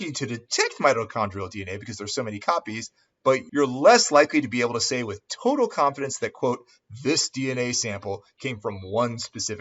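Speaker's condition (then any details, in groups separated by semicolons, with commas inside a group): No condition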